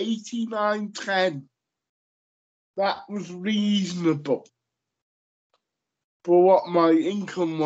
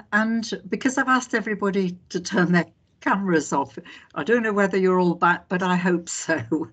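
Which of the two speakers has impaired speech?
The first: cerebral palsy; lifelong.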